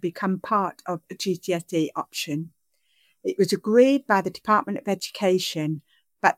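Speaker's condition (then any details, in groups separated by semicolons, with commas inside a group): Deafness; signing and speaking at the same time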